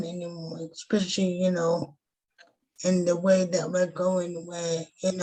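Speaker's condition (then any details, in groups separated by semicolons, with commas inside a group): Cerebral palsy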